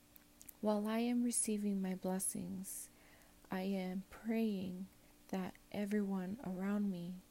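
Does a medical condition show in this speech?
No.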